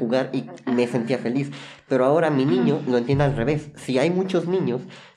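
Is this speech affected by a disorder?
Yes: cleft lip and palate; chili burns more than usual.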